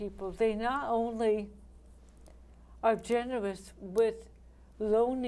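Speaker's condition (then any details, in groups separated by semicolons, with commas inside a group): ALS; right hand onset, right hand useless, AFOs, walker, rollator; diagnosed within last year, on medications, can write a little; some pills hard to swallow, tongue twists on long words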